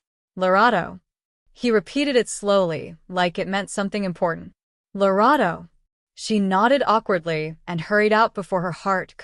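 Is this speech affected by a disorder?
No.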